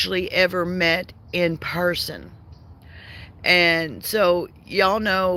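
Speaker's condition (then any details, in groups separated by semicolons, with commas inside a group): No condition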